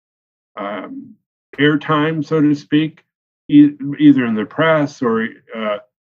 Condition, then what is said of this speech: Aphasia. I just have an expressive aphasia, which basically doesn't mean I don't know.